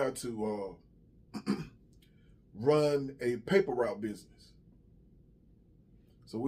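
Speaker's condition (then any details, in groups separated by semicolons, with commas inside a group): No condition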